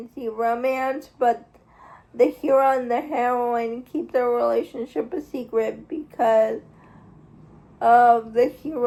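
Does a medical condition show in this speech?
Yes: cerebral palsy; uses wheelchair.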